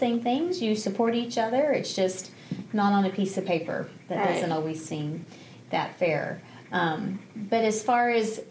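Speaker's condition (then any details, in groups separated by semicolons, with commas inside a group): No condition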